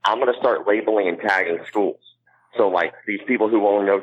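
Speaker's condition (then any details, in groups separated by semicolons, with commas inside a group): Cleft palate; ear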